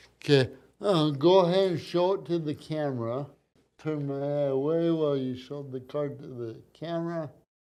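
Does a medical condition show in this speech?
Yes: cerebral palsy; from birth.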